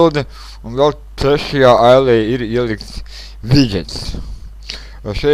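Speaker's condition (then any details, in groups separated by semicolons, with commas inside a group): Cerebral palsy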